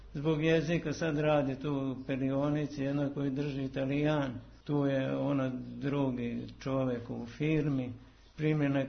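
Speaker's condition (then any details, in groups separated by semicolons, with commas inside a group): Parkinson's disease; converses normally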